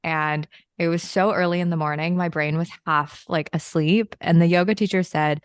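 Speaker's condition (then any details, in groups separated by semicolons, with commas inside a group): No condition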